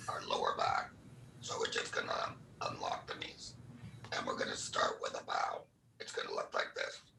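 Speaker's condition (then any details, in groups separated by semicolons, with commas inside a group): Laryngectomy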